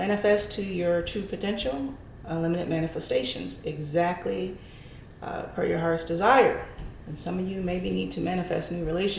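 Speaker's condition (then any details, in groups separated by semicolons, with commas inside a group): No condition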